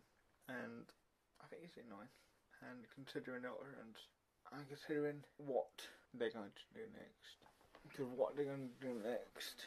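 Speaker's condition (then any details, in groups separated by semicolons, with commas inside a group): Cerebral palsy, mild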